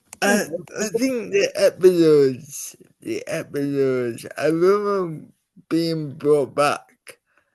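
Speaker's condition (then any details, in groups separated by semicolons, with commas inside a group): Cerebral palsy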